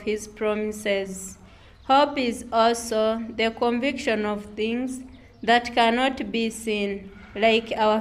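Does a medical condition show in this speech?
No.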